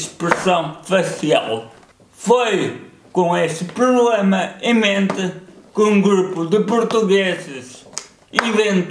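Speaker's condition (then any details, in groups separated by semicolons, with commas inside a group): Cerebral palsy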